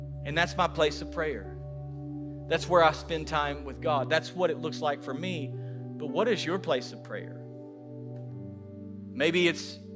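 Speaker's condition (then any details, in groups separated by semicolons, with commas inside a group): No condition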